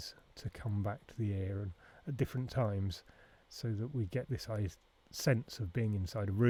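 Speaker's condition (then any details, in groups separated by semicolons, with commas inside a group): No condition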